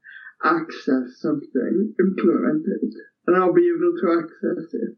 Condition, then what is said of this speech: Cerebral palsy. Affects the way I walk, it affects my speech and my swallowing, and my balance and those sorts of things.